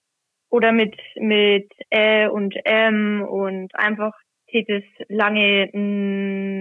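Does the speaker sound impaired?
Yes: stuttering; covert stuttering, first consciously noticed around age 10, hidden until age 21; no longer hiding stuttering, regularly reads Gospel and Epistle aloud in church as lector; reading aloud not stutter-free, anticipates hard words, formerly hid stutter with filler words and word swapping; here repeated sounds, prolonged sounds.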